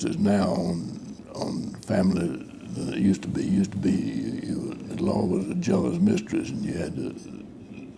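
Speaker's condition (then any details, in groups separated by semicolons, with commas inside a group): Parkinson's disease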